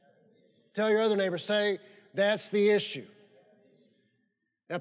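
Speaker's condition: No condition

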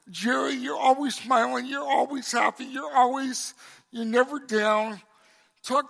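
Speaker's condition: Cerebral palsy; congenital

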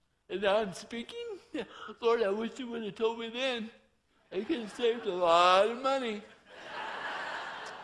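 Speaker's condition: Torsion dystonia; mild fibular cerebral palsy from birth, hand tremor found at age 5, rare torsion dystonia; drug-free, walking again after 2.5 years of water therapy, body still not controllable; vocal cords twist with torso, voice cannot be controlled, altered speech

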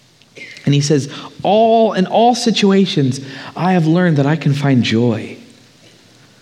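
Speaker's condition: No condition

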